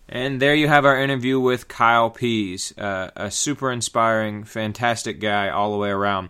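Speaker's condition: No condition

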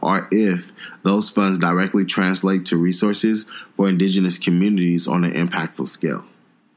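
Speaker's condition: No condition

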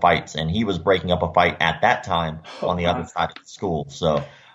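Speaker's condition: Cleft lip and palate; surgically repaired

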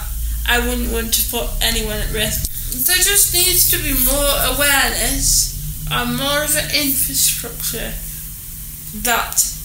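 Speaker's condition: Cerebral palsy; relies on power chair, needs help with eating, drinking and all daily tasks, employs own staff team

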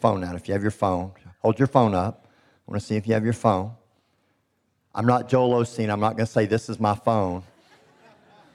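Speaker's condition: Cleft lip and palate; congenital

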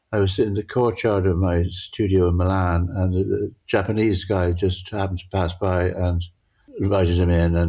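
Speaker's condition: Parkinson's; altered visual perception, difficulty judging near and far, grouped objects merge together

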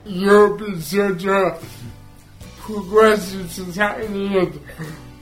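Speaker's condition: Cerebral palsy; can walk but uses wheelchair most of the time; has to work much harder to get words out, chose no voiceover

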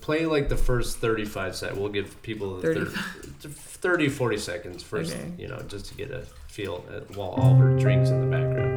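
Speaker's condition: No condition

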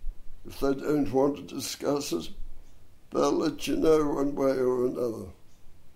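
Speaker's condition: Dystonia and cerebral palsy; bronchial asthma

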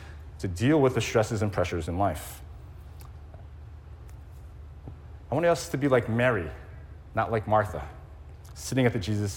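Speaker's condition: No condition

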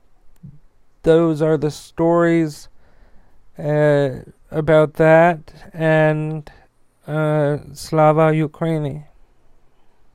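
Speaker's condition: Stutter; childhood stutter, pronunciation practice with grandma from about six, speech therapy, then stuttered every sixth sentence; stutter acting up strongly tonight; noticeable during recording, frequent fillers and restarts while reading news; prolonged sounds

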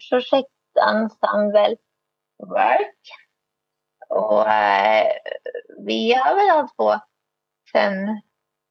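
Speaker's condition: Cerebral palsy; wheelchair user, spastic body, left arm especially uncontrollable

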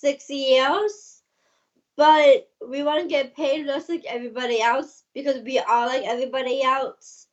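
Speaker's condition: Down syndrome

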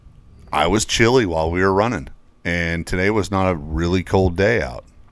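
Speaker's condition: No condition

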